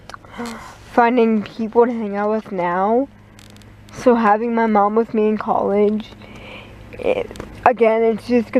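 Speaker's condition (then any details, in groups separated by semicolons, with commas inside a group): Cerebral palsy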